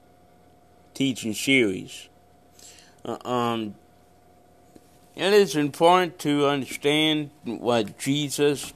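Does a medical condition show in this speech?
Yes: cerebral palsy; congenital cerebral palsy, born with condition, wears glasses.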